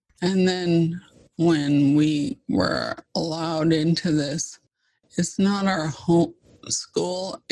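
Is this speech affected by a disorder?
Yes: ALS (Lou Gehrig's disease); almost bedbound, uses wheelchair.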